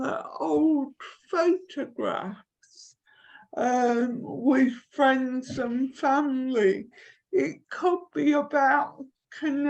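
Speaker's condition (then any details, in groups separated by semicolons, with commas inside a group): Cerebral palsy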